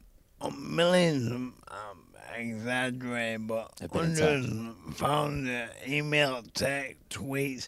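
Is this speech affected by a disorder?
Yes: ALS (motor neurone disease); young onset, speech affected first, voice worsened rapidly, nerve conduction testing; really early stages, recently diagnosed, borderline tests, on medication, in drug trials, seen by professor McDermott; speaking takes double energy, lags in banter, struggled saying solicitor, eating, drinking unaffected.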